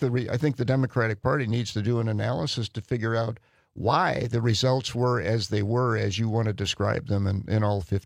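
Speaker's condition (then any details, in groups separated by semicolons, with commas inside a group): No condition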